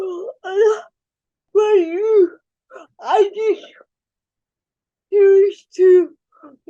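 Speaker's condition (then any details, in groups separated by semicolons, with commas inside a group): Cerebral palsy; from birth, uses wheelchair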